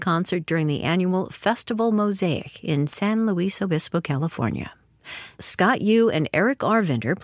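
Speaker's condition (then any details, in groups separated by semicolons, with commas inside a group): No condition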